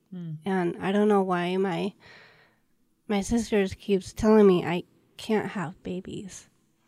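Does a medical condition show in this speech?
Yes: Down syndrome; present since birth, known since infancy, also hard time breathing.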